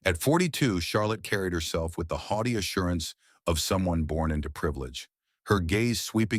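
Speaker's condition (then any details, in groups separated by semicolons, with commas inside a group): No condition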